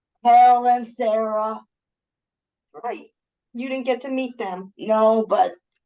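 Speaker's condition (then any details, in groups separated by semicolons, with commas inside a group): Cerebral palsy; uses wheelchair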